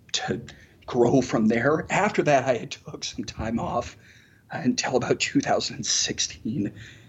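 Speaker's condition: Spasmodic dysphonia; slightly better over 10 years

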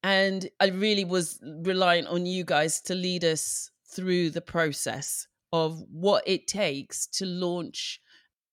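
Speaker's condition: No condition

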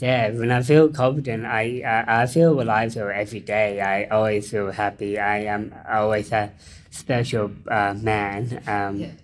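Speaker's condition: Down syndrome; intellectual disability

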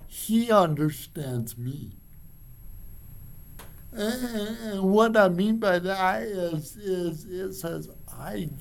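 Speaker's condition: Cerebral palsy; from birth

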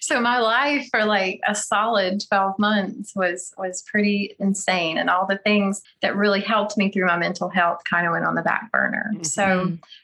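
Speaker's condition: No condition

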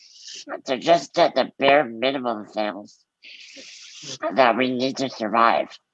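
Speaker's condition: Muscular dystrophy; type found at 25

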